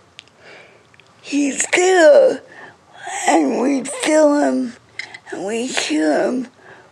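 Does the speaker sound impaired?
Yes: cerebral palsy; wheelchair user, affects reading, speech and more; uses iPad text-to-speech to read passages aloud; reading very slow.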